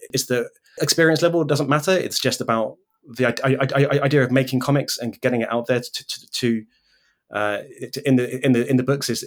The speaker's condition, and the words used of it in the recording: Stuttering. Like, in some ways, I do think that, like, starting a podcast, especially when you've got a speech impediment, is maybe not the best idea I've ever had.